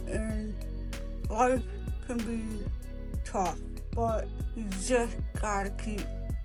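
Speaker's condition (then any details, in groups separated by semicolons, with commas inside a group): Cerebral palsy; later onset, hearing loss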